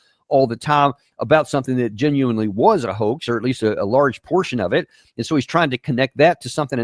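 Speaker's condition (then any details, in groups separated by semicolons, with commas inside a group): No condition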